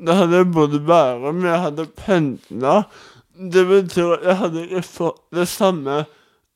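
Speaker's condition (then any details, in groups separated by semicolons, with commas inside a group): Cerebral palsy; needs personal assistance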